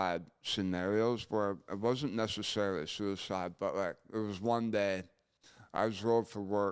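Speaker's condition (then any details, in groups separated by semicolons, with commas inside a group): Gunshot injury to chin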